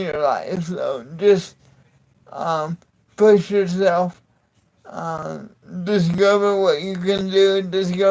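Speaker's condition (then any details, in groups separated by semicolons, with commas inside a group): Cerebral palsy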